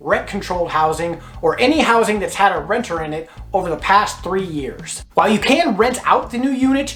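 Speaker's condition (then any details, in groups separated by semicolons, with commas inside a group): No condition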